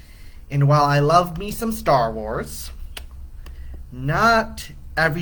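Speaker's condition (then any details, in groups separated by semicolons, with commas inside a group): No condition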